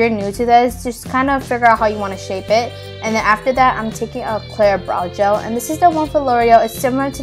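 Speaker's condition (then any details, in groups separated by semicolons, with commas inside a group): No condition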